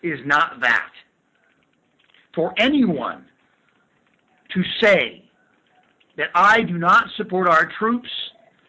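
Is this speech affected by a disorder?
No.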